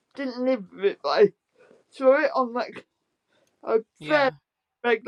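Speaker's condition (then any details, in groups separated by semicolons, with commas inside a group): Spastic quadriplegic cerebral palsy; spastic quadriplegic with athetoid features, caused by PVL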